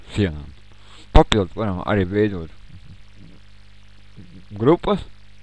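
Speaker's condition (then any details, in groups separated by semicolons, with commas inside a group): Cerebral palsy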